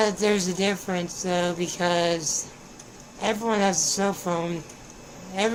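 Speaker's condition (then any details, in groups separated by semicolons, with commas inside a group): Spinal muscular atrophy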